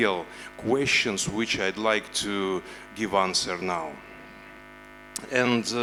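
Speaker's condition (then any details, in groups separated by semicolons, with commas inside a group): No condition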